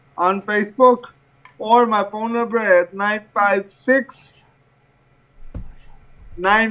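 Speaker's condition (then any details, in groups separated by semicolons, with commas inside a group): Cerebral palsy; from birth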